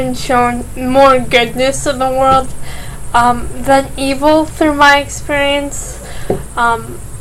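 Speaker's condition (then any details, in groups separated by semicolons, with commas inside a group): Cerebral palsy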